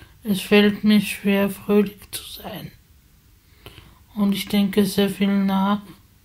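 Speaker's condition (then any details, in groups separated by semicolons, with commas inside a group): Spasticity from birth; multiple sclerosis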